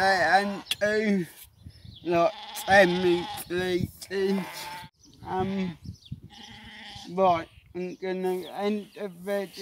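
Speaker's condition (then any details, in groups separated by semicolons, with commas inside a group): Cerebral palsy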